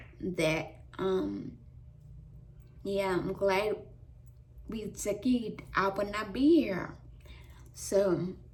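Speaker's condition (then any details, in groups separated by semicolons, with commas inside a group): Traumatic brain injury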